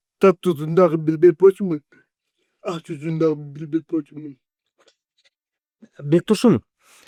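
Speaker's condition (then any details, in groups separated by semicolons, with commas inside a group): Cerebral palsy; 40 years with condition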